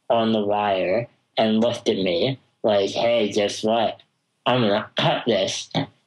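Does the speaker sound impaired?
Yes: spinal muscular atrophy; congenital progressive wasting, never walked, crawled or sat unassisted, wheelchair from age 2, little limb control; progressive weakness affecting every muscle including legs, arms, jaw and tongue; jaw and tongue weakness affects speech, sounds mumbly, sometimes difficult to understand.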